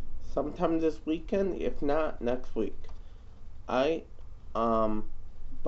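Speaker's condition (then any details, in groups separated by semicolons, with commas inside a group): Cerebral palsy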